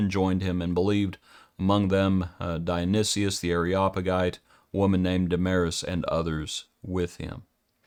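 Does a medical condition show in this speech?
No.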